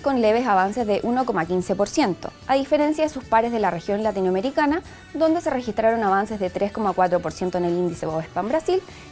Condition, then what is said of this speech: None; typical speech.